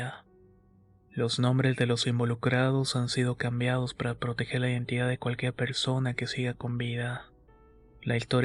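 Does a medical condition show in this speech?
No.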